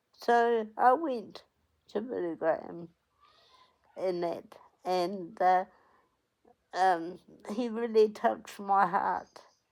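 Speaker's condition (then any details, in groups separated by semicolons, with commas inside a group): Cerebral palsy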